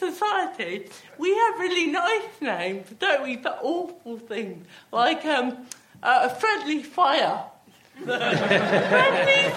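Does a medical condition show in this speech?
Yes: athetoid cerebral palsy; with myotonia and ataxia.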